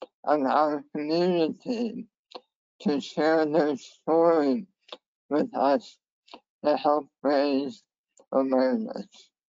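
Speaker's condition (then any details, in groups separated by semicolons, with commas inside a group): Head and neck cancer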